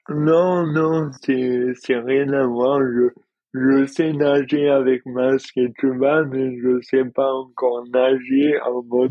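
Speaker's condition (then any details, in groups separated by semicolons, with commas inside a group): Dystonia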